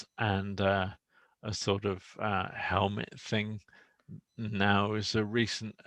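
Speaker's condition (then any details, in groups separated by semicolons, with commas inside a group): Motor neuron disease; voice recognition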